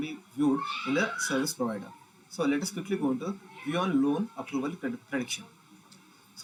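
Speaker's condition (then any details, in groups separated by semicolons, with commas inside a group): No condition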